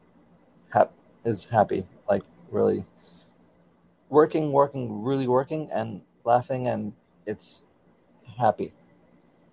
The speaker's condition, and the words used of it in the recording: Aphasia. Before I was a paramedic, and then I have aphasia, stroke and aphasia, so it's hard to communicate.